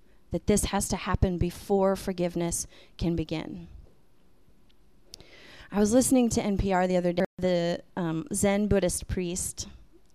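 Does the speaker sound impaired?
No.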